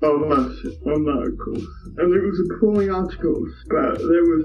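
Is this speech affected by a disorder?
Yes: cerebral palsy; speech impairment, affects speech and swallowing.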